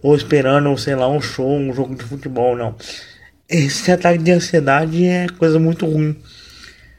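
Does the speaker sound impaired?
Yes: cerebral palsy, mild; voice mildly affected, occasional voice breaks.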